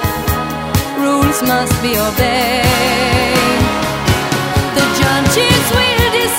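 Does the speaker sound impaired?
No.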